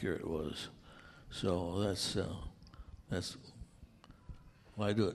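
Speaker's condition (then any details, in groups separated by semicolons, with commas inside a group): Parkinson's; over 14 years since onset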